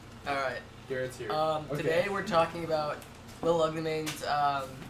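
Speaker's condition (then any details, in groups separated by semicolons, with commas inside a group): No condition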